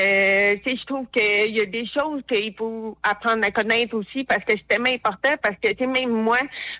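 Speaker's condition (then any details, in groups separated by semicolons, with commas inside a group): Hard of hearing; disability not very noticeable to others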